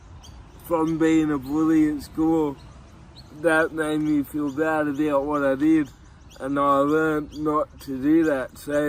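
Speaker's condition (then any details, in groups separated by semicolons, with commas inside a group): Cerebral palsy; from birth, tight muscles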